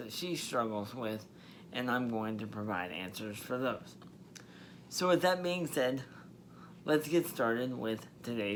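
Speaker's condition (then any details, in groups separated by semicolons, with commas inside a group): Spastic diplegia cerebral palsy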